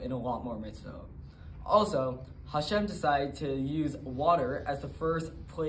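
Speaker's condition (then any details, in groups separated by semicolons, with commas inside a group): No condition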